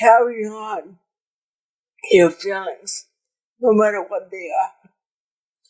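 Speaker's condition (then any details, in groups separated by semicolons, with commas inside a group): Cerebral palsy; present from birth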